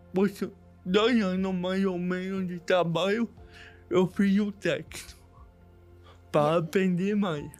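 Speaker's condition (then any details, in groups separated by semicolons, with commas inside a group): Cerebral palsy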